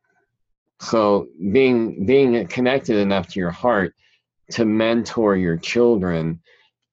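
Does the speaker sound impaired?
Yes: cleft palate; cleft palate and cleft lip, present since childhood; speech impediment still present, talked funny as a child.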